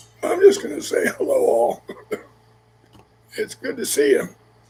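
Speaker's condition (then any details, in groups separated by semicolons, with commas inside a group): Laryngeal cancer; squamous cell type, left vocal cord, slow growing; voice fading, hard to hear, lost loud voice, possible swallowing difficulty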